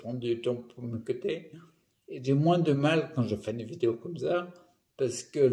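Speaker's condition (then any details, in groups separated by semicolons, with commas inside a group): Primary progressive multiple sclerosis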